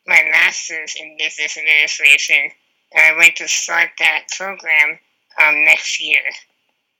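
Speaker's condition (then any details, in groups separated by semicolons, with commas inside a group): Spinal muscular atrophy; type 2, wheelchair user, diagnosed around 19 after two negative genetic tests, laminectomy for Spinraza access; about 2 years since diagnosis, on Spinraza injections, severe symptoms after first injection, ICU stay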